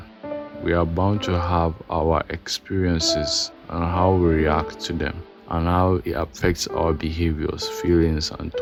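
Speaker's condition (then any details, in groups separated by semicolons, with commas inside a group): No condition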